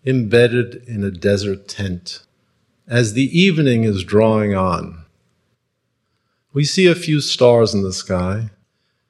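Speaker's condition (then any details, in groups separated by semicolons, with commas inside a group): No condition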